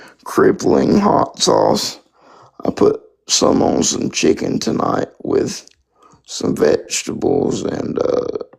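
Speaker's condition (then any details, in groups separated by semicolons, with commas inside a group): Spastic quadriplegic cerebral palsy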